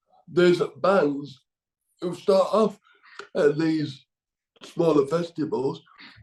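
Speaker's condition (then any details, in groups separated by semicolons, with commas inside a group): Cerebral palsy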